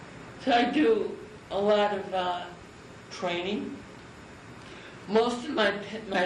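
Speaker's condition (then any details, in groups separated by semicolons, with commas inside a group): Cerebral palsy; from birth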